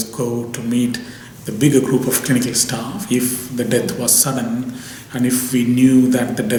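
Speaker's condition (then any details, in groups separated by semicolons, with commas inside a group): No condition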